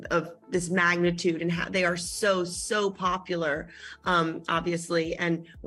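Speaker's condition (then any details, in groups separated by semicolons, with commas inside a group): No condition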